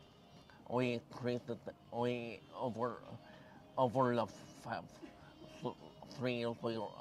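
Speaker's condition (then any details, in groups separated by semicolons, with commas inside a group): Cerebral palsy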